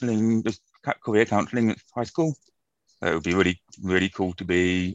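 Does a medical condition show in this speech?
Yes: profound deafness, acquired from meningitis; profound deafness from meningitis at age 1.5, hearing aids in childhood, later cochlear implant with rehabilitation.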